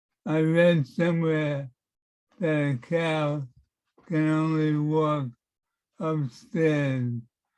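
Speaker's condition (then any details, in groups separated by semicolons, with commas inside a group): Parkinson's; affects handwriting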